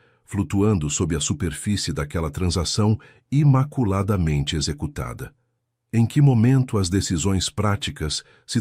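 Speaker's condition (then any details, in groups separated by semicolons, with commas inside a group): No condition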